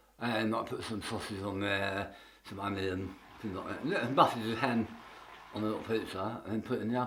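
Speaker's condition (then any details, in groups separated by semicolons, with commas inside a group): Tongue cancer; half tongue removed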